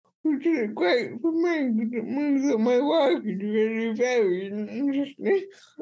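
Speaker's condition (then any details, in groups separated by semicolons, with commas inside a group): Cerebral palsy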